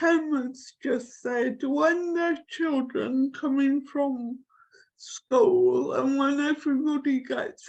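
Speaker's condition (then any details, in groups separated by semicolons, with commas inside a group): Cerebral palsy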